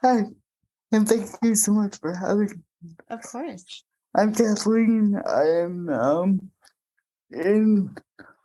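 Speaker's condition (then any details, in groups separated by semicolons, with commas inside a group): Cerebral palsy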